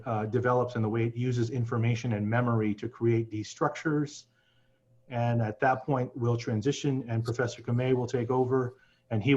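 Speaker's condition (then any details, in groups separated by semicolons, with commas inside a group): No condition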